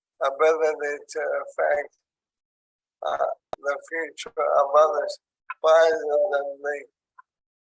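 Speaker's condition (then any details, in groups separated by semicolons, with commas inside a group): ALS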